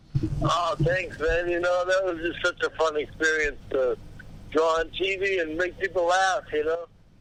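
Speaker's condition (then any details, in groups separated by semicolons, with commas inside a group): Cerebral palsy; body deteriorating with age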